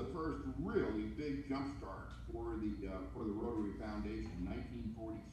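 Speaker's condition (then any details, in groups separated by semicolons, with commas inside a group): No condition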